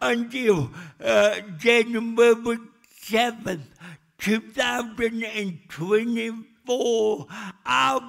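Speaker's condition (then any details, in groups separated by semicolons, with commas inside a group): Cerebral palsy; speech still affected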